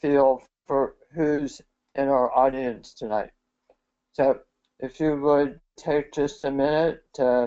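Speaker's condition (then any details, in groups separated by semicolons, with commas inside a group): Head and neck cancer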